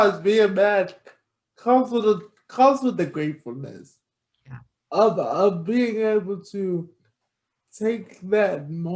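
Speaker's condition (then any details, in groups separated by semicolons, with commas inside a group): Cerebral palsy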